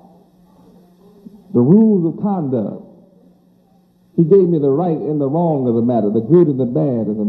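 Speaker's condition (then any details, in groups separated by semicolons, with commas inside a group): No condition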